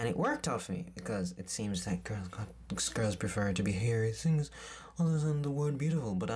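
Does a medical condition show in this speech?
No.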